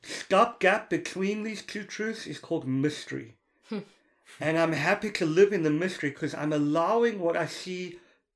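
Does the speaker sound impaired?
Yes: cleft palate (Pierre Robin syndrome); congenital Pierre Robin syndrome, severe cleft palate, underdeveloped chin, nasal passages, ear, nose and throat affected, hearing problems; still affected by cleft palate, yearly operations until 18, operations every 3-4 years since; delayed speech development, audible speech impediment, listeners often ask for repetition.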